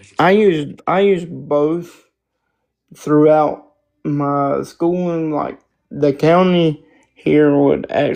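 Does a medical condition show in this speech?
Yes: spastic quadriplegic cerebral palsy.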